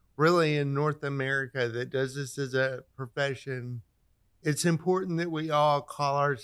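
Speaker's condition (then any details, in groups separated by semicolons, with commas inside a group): Cerebral palsy; gets around pretty well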